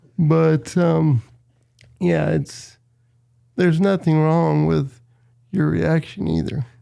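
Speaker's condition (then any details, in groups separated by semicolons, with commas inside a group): Cerebral palsy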